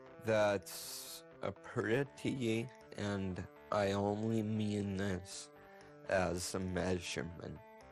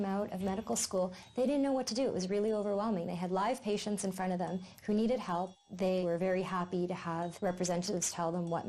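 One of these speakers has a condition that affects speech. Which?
The first: multiple sclerosis.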